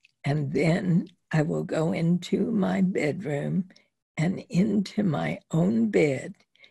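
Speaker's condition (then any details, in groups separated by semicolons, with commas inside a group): Spasmodic dysphonia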